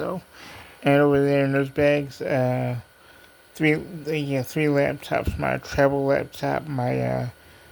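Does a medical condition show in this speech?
Yes: cerebral palsy; diplegia.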